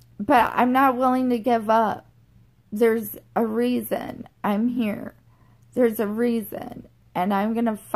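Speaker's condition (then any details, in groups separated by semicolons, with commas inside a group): Generalized dystonia; generalized form, sustained muscle contractions; lost swallow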